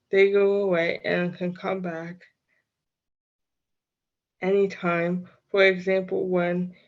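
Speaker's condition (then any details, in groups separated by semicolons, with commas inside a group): Cerebral palsy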